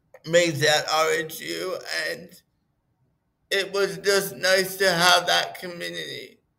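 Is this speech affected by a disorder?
Yes: cerebral palsy.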